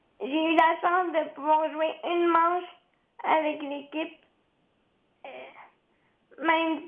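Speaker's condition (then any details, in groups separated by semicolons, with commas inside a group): Cerebral palsy; since birth, wheelchair user since birth, needs care from a helper; age 20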